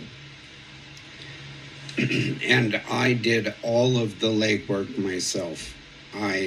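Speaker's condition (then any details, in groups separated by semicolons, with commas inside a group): ALS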